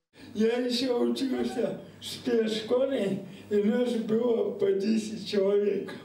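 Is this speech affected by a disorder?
Yes: cerebral palsy.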